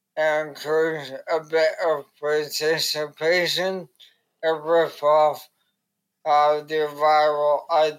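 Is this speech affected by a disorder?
Yes: ALS; diagnosed at 30, given 2-5 years, stem cell therapy in Korea, arms do not work, not locked in; about two years since diagnosis, dependent on wife, bite-click mouse, foot-pedal right click, on-screen keyboard.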